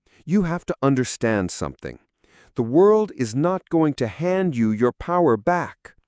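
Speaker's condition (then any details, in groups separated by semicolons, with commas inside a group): No condition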